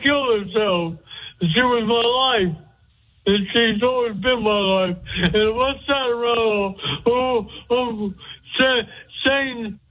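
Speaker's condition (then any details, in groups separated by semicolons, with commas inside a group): Speech impediment; cause unclear, stabbed by girlfriend and hit on head with ashtray years ago; usually hard to understand, host understood every word on this call, clearer than ever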